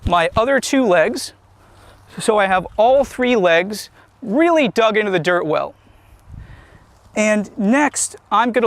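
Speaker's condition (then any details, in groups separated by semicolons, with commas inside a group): No condition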